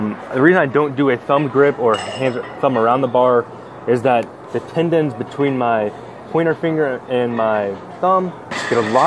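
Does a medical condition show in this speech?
No.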